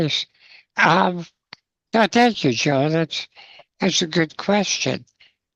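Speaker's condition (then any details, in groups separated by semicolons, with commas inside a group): Spinal muscular atrophy, congenital; progressive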